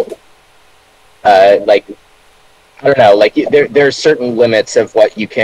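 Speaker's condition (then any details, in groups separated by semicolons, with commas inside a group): No condition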